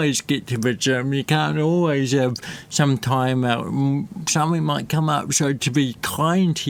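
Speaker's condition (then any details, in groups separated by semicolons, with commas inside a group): Cerebral palsy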